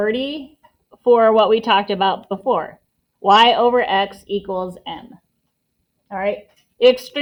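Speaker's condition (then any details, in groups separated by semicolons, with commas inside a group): No condition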